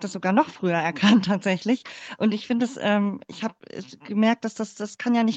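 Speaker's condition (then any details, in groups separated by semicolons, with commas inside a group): Cleft palate; congenital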